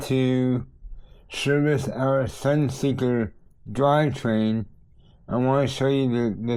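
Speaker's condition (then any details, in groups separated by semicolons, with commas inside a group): Cerebral palsy; tends to mess up words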